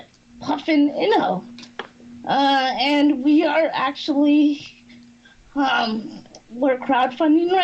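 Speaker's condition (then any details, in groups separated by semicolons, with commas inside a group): Cerebral palsy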